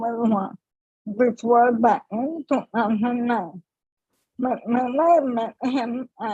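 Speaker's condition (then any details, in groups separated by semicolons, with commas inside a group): ALS; stem cell therapy; speech, swallowing, breathing improved after stem cell therapy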